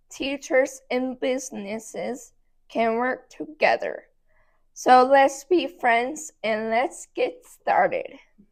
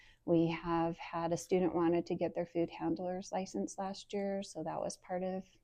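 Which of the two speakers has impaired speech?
The first: cerebral palsy; brain injury, poor muscle control throughout body; hard to talk.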